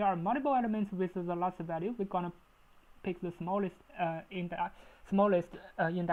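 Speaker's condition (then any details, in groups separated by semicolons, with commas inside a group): No condition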